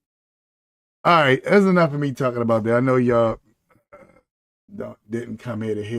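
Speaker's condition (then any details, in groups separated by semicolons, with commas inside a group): No condition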